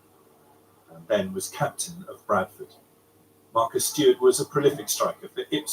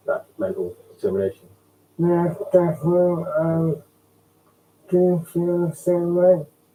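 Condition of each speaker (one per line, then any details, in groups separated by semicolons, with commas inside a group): No condition
Motor neuron disease; degenerative, life-limiting, no treatment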